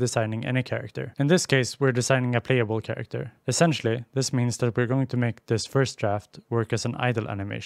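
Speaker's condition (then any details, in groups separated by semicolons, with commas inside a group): No condition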